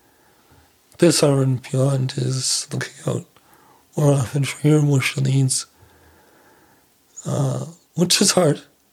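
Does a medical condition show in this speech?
Yes: ALS; familial ALS, feeding tube surgery, lost use of one hand, aspiration pneumonia ER visit; voice slightly altered, facial and jaw changes, no slurring, stuck secretions impair voice and swallowing, worse in dry Calgary, better when humid.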